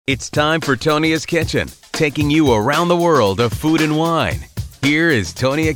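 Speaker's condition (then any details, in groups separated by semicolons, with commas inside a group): No condition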